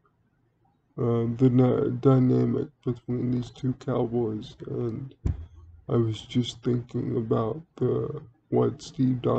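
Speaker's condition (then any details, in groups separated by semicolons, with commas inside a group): Cerebral palsy; speaks relatively well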